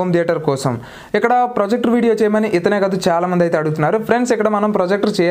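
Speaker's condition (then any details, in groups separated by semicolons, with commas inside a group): No condition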